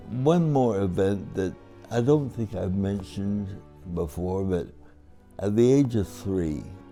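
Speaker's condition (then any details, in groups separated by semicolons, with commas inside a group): Cerebral palsy; from birth; able to hike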